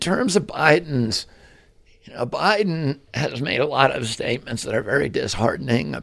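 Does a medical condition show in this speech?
Yes: spasmodic dystonia; voice affected.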